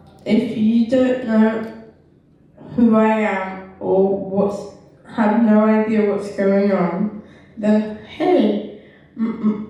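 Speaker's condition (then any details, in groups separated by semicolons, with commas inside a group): Cerebral palsy; left side weaker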